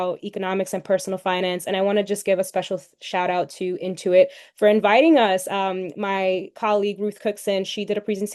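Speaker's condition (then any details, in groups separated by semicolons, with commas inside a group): No condition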